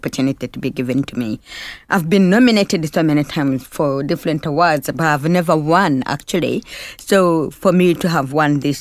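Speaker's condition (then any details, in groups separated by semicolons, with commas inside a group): Deafness (Usher syndrome); did not speak well while growing up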